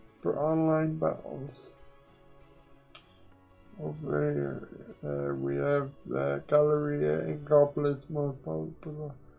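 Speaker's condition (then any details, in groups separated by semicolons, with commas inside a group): Quadriplegic cerebral palsy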